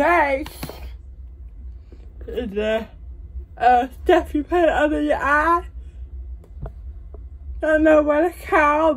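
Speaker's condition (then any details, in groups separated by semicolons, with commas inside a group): Cerebral palsy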